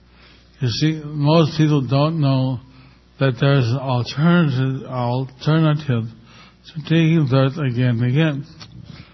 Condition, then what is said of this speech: Stroke. I had a stroke about a year ago, so I have to speak a little slowly because one side of my face is